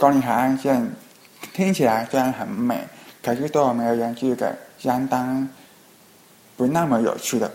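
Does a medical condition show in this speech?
Yes: hearing impairment; others speak too fast.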